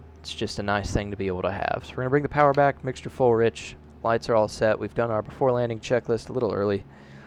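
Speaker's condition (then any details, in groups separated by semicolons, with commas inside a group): No condition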